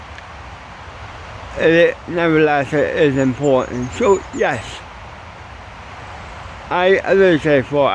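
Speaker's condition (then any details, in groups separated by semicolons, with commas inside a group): Cerebral palsy; mild, ataxic type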